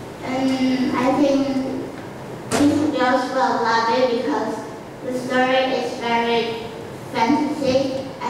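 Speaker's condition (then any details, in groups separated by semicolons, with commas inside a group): Cerebral palsy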